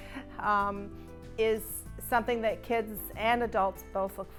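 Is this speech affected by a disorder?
No.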